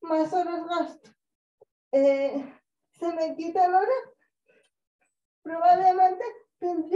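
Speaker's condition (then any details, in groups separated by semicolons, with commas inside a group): Cerebral palsy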